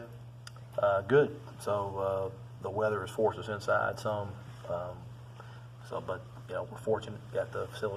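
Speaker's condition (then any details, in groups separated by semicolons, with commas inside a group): No condition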